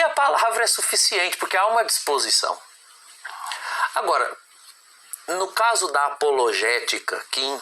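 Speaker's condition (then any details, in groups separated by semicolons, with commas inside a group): No condition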